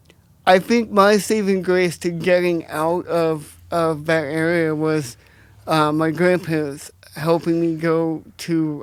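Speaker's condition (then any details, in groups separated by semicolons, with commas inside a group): Cerebral palsy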